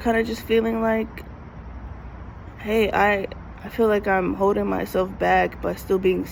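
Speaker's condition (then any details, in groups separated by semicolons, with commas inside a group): No condition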